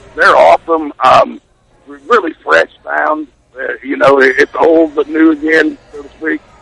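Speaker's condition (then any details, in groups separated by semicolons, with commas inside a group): No condition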